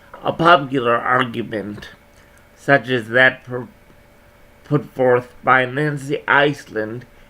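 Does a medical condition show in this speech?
Yes: cerebral palsy.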